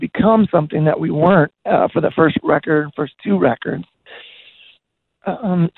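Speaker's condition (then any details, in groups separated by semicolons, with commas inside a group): Voice disorder; broken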